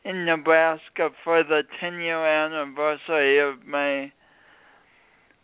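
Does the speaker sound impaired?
Yes: speech impediment from birth injury; born a few weeks early, since birth.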